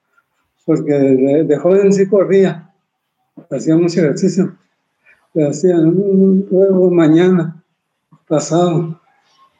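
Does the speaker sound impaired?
Yes: Parkinson's disease; onset around age 29, 23 years since onset.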